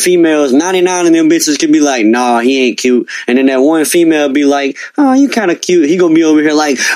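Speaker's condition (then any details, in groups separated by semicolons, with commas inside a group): Cleft lip and palate; present from birth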